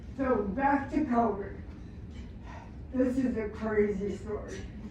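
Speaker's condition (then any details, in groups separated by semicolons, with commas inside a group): Traumatic brain injury; speech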